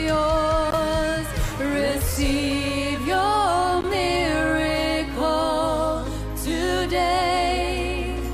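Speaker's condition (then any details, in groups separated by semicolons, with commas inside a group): No condition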